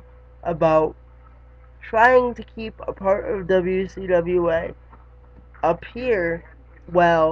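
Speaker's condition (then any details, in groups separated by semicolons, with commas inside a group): Cerebral palsy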